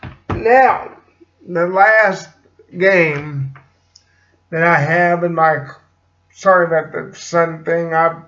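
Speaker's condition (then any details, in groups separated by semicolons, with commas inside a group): Cerebral palsy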